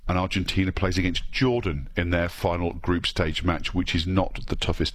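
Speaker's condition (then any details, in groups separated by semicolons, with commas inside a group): No condition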